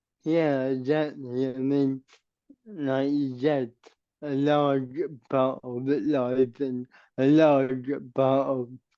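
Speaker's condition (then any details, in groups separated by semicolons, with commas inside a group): Cerebral palsy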